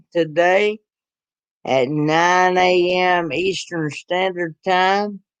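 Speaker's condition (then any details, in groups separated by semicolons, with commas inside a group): Cerebral palsy; present since birth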